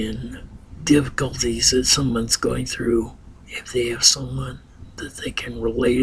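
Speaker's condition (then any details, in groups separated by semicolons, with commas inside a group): Ataxia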